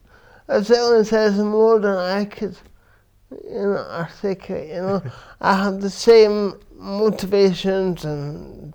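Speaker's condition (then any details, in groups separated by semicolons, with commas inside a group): Cerebral palsy; from birth; affects verbal speech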